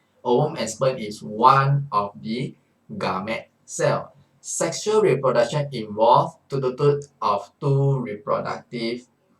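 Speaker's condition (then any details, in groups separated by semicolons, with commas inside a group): No condition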